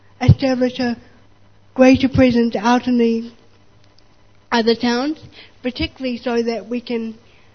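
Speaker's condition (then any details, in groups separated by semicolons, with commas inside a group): Spastic cerebral palsy; born 24 weeks premature, not from lack of oxygen, multiple corrective procedures, mixed success; muscular tiredness and weakness, fluctuating fatigue, subtle learning deficits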